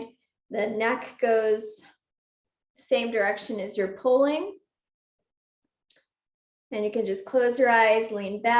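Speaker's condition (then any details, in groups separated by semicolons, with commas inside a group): No condition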